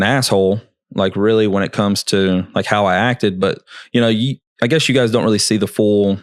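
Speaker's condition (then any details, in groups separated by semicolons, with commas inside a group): No condition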